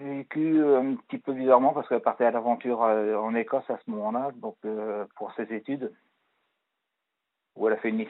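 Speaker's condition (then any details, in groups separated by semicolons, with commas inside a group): Parkinson's disease; arm and leg tremors, worse with stress, Sinemet four times daily, physiotherapy twice weekly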